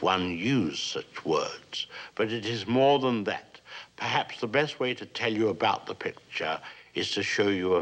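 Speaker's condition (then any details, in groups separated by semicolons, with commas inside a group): No condition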